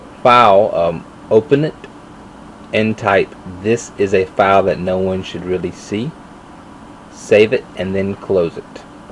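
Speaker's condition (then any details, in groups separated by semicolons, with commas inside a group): No condition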